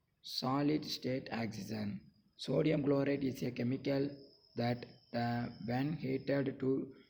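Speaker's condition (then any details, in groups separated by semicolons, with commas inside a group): No condition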